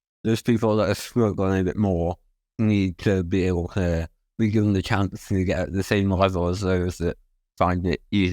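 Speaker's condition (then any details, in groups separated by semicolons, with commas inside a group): Spinal muscular atrophy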